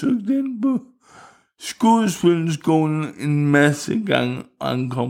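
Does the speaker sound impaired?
Yes: cerebral palsy; wheelchair user.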